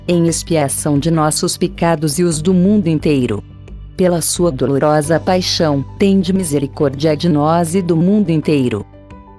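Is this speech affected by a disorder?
No.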